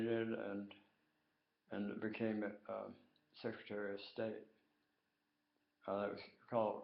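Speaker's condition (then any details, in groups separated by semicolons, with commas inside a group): Tongue cancer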